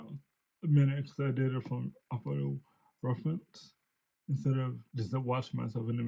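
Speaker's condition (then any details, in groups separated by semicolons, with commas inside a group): Cerebral palsy; since birth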